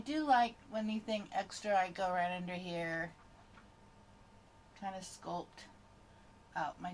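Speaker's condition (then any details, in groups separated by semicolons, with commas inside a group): No condition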